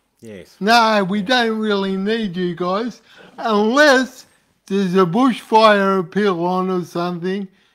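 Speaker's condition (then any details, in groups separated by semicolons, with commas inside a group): Cerebral palsy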